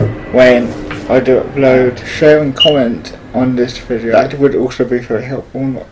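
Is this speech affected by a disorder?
Yes: cerebral palsy, mild.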